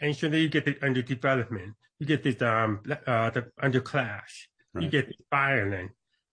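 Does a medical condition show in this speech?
Yes: deafness; congenital deafness, born deaf, mainstreamed into hearing schools as child; deaf accent, tries to speak as clearly as possible.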